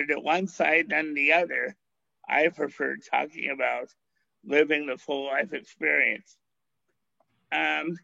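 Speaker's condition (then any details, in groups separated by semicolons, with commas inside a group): Cerebral palsy; limited use of limbs; needs assistance with nearly everything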